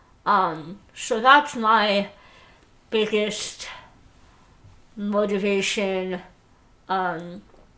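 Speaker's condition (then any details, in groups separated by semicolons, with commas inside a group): Moebius syndrome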